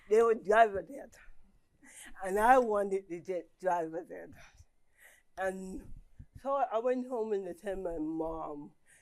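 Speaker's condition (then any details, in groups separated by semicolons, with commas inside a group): Cerebral palsy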